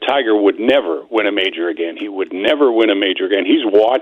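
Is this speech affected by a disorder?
No.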